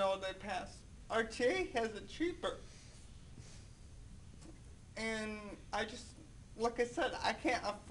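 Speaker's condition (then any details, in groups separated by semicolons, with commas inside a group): Cerebral palsy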